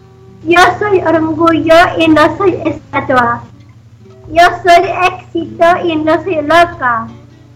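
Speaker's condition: Down syndrome; self-described good language

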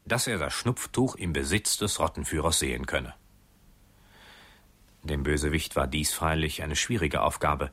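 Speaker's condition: No condition

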